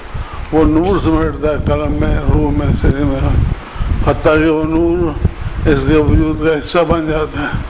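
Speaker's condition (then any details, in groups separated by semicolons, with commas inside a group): Difficulty speaking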